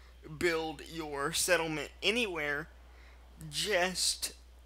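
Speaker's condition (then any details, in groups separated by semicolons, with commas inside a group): Cerebral palsy, mild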